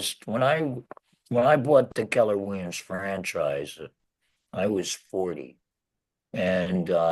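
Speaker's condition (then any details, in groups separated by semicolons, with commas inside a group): Laryngectomy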